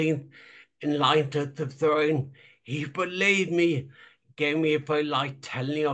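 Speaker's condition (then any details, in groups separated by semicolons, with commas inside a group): Traumatic brain injury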